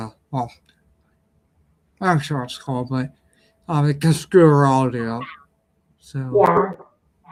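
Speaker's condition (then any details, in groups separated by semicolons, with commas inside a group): Ataxia; genetic, from birth; speech impediment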